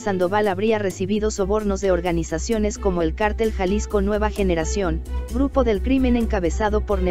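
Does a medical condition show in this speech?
No.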